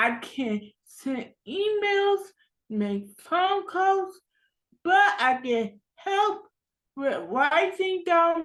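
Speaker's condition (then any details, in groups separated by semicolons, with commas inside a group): Cerebral palsy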